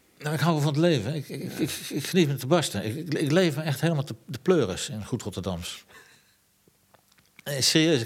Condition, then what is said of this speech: Parkinson's disease. Nou, dat, ik schiet nou vol, dat, is, dat gebeurt altijd als ik dit, dit soort dingen vertel.